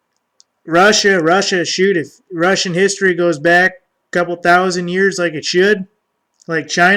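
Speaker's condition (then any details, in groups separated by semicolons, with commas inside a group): No condition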